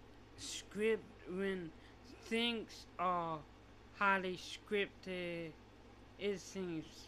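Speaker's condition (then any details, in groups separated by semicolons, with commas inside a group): Mild cerebral palsy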